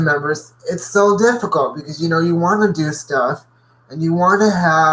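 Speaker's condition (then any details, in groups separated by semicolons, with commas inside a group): Cerebral palsy; dry throat from muscle tone, saliva issue, pauses to drink, swallow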